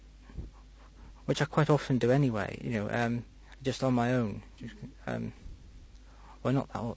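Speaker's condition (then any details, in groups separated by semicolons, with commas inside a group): Stammering; stammering onset about age 6 or 7 or later, noticed at school, no known family history; self-described speech impediment; repeated sounds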